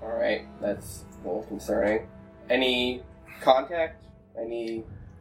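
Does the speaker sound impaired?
No.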